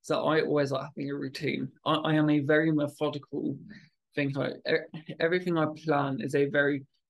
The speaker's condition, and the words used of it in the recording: Stuttering. I I've been pre-thinking these sentences throughout this whole podcast recording.